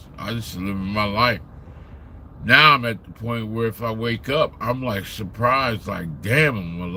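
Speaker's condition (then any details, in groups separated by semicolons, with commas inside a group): Slurred speech; still slurs words occasionally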